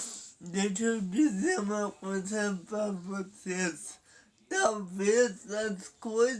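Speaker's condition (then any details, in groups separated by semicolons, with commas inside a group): Paralysis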